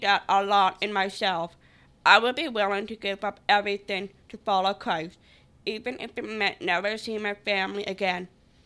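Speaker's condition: Down syndrome; accent from condition

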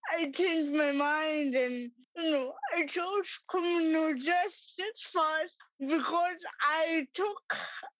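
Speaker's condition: Cerebral palsy; no longer takes medication

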